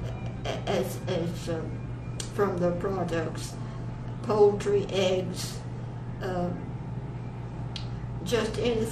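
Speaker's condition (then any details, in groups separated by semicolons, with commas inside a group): Parkinson's; onset many years earlier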